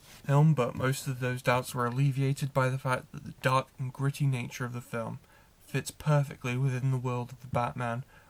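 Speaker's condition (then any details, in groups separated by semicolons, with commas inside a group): No condition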